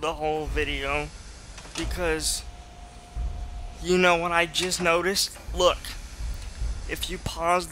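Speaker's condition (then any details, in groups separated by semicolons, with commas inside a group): Cerebral palsy, mild; speech sometimes affected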